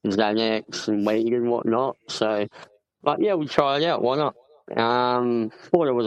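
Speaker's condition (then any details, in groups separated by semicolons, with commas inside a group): Cleft palate; congenital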